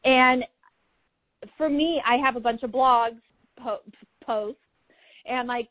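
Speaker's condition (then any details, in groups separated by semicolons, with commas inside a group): Stuttering; adult stuttering, present since childhood; still stutters; repeated sounds, prolonged sounds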